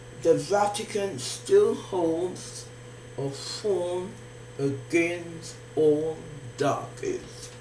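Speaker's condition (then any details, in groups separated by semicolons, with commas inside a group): Facial palsy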